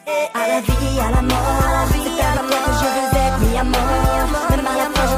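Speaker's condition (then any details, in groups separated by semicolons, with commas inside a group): No condition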